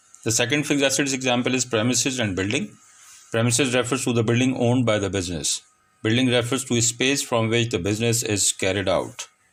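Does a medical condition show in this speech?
No.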